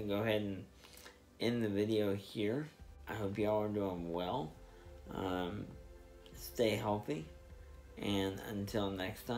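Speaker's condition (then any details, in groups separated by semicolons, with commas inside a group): Spastic diplegia cerebral palsy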